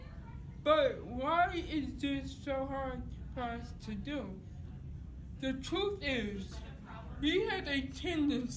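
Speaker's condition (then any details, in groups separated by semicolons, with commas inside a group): Cerebral palsy; dystonic type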